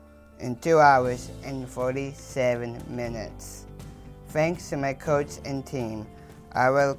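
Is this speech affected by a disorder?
Yes: Down syndrome, trisomy 21.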